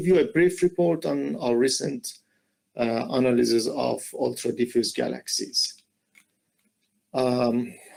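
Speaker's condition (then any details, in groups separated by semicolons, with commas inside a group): No condition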